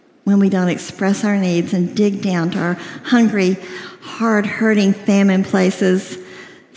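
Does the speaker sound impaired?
Yes: cleft lip and palate, severe.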